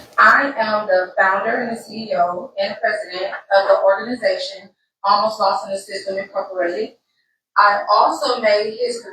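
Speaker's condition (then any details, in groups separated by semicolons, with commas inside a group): No condition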